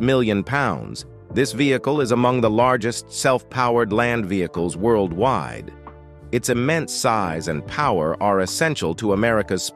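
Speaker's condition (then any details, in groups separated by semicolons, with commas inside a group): No condition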